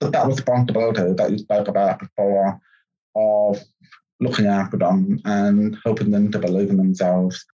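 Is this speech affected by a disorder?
Yes: profound deafness; congenital, born deaf.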